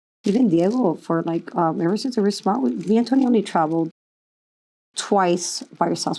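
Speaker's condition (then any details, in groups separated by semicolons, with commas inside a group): No condition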